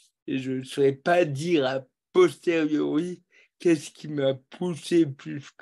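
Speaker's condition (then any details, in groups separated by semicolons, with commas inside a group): Cerebral palsy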